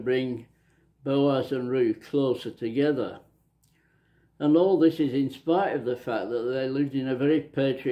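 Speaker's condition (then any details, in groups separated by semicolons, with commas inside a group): No condition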